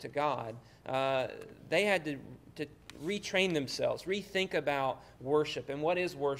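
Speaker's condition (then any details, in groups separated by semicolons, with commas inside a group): No condition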